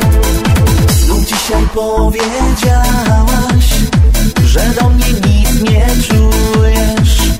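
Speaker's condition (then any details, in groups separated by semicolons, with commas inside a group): No condition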